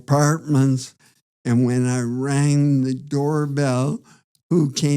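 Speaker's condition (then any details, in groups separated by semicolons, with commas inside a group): Parkinson's disease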